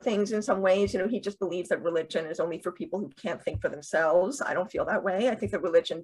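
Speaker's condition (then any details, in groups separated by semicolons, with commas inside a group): Deafness with cochlear implants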